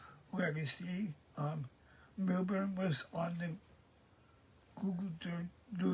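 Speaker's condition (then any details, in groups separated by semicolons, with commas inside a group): Cerebral palsy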